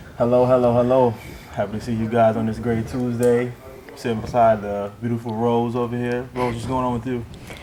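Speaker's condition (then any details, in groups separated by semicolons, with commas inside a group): No condition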